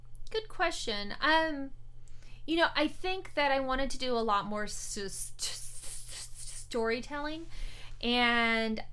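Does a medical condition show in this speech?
Yes: stuttering; described as a non-apparent disability, childhood link to Wells at Children's Hospital of Oakland; stutters openly, performs stand-up as a stuttering comic; once minimized talking, did not assert voice, changed after National Stuttering Association conference; here prolonged sounds, blocks.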